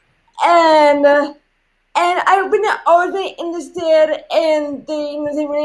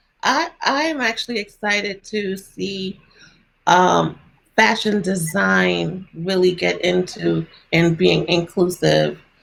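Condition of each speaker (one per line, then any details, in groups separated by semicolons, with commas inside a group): Cerebral palsy
No condition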